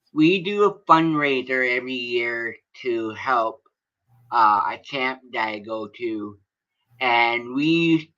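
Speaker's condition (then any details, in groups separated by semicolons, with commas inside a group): Cerebral palsy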